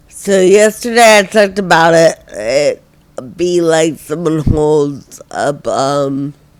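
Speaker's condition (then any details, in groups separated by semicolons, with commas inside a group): Friedreich ataxia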